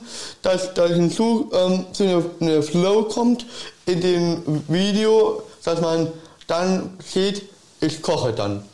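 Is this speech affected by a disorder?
Yes: Down syndrome.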